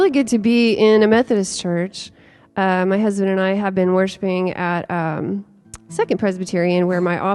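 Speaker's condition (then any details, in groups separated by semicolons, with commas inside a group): No condition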